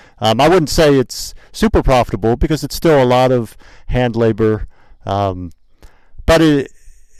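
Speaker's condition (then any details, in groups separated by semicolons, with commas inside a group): No condition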